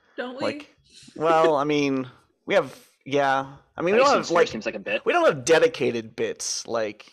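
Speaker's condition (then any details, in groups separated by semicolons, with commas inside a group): No condition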